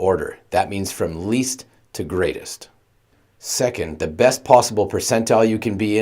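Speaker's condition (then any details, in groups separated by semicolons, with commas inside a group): No condition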